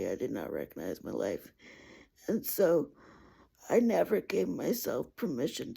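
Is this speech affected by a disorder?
Yes: cerebral palsy.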